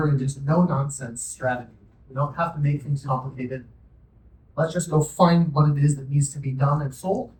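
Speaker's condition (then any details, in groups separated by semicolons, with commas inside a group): No condition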